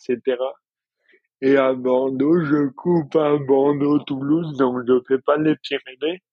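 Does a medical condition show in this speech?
Yes: dystonia; rare neurological dystonia, involuntary muscle contractions, onset in childhood, daily physical effort, heavier for past 5 years; receives injections, more pain before injection, improved balance, no longer falls.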